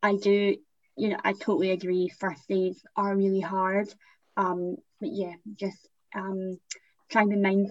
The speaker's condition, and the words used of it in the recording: Cleft palate. And otherwise for me, I just end up stuttering, and it's tragic.